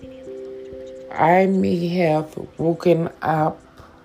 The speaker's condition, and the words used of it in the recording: Stuttering. I know that because I don't sleep I have a stutter now that sits with me.